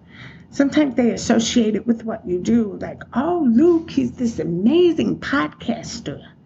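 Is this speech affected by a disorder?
Yes: profound deafness, acquired, profound; progressive hereditary hearing loss, born hearing, hard of hearing childhood, profoundly deaf teen after water-skiing fall; uses captioning device, relies on lip reading, no usable residual hearing.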